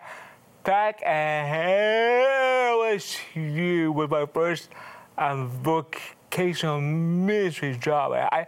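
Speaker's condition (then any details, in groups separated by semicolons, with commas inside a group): Cerebral palsy; wheelchair user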